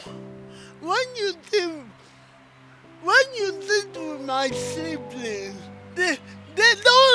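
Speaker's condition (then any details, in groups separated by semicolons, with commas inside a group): Cerebral palsy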